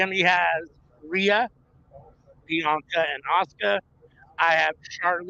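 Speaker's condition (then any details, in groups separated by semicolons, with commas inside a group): No condition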